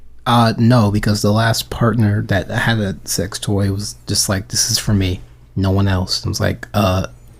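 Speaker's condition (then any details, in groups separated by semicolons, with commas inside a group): No condition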